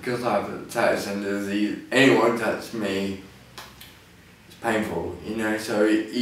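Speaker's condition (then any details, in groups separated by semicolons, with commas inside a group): Ataxia; muscles don't work properly; speech impediment, sounds intoxicated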